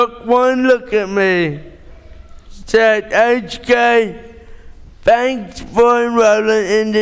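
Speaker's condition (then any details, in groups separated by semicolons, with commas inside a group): Cerebral palsy; born premature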